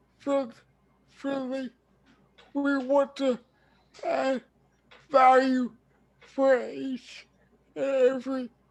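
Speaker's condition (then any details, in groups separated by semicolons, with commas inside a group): Cerebral palsy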